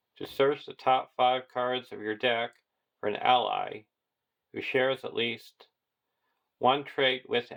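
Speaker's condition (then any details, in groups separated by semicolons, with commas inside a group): No condition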